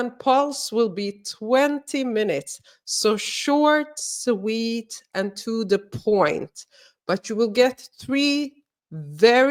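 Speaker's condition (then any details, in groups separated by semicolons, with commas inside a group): No condition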